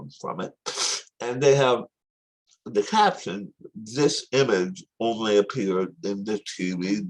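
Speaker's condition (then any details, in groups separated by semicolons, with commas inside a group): Tongue cancer surgery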